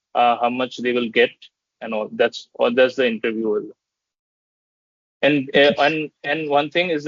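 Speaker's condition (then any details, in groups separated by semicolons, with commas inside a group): No condition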